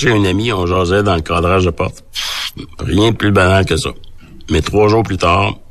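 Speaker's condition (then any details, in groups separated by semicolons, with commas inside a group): Tracheostomy; tracheostomy after covid-19, fever, fatigue, worsening breathing until unable to breathe, none before; tracheostomy in place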